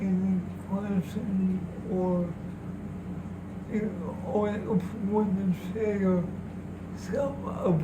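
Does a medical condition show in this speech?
Yes: cerebral palsy; speech noticeably affected.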